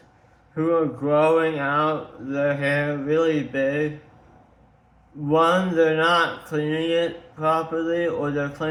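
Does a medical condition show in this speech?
Yes: tongue cancer surgery.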